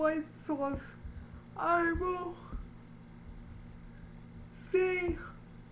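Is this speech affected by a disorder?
Yes: cerebral palsy.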